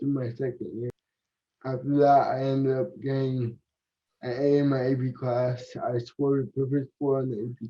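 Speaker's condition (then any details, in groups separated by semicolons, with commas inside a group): Cerebral palsy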